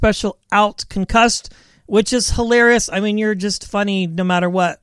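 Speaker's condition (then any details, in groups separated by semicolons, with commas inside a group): No condition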